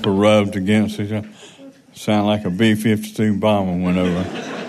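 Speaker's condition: Parkinson's

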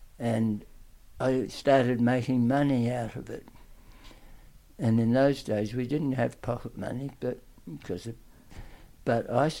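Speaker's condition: Tongue cancer; aggressive tongue cancer

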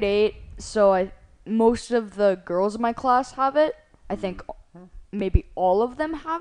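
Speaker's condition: No condition

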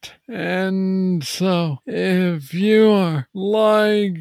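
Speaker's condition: Parkinson's disease; young onset, diagnosed at age 35; early 40s, filed for disability; clear on good days, slurred words when off, intelligibility varies between episodes

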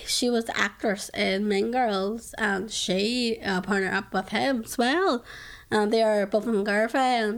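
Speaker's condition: Down syndrome; early prediction she might never talk, now speaks publicly, including at UN in Geneva

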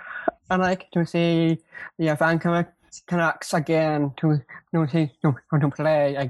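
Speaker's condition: Down syndrome

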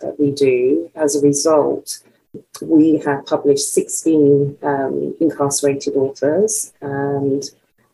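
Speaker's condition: No condition

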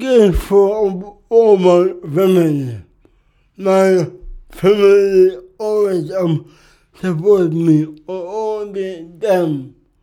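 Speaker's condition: Cerebral palsy; speech can be hard sometimes

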